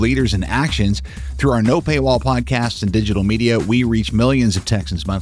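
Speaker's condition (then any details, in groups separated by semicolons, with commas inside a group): No condition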